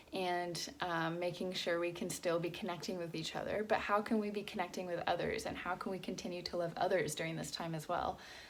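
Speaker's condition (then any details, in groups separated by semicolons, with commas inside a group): No condition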